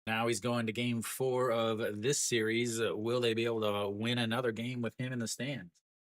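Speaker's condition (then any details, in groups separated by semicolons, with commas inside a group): No condition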